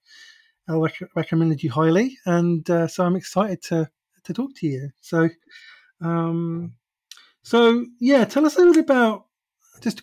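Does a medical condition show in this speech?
No.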